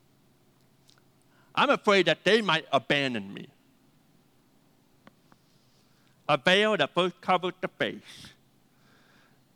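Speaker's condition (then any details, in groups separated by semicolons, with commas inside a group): Deafness; hard time hearing phone callers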